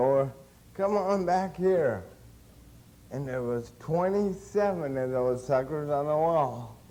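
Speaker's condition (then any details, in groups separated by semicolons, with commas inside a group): Cerebral palsy; since birth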